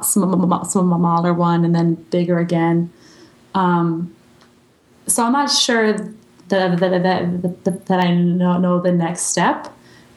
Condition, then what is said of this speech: Stuttering. I find myself letting go of the ones that call for a different and unnatural way of speaking.